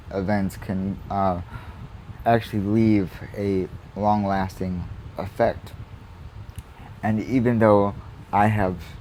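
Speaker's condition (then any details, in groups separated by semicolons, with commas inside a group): Cerebral palsy; spastic quadriplegic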